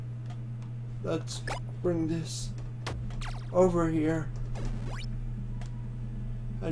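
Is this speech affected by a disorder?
Yes: quadriplegic cerebral palsy.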